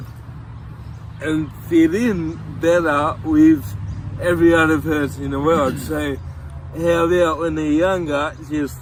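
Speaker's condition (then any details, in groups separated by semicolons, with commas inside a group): Cerebral palsy; from birth, tight muscles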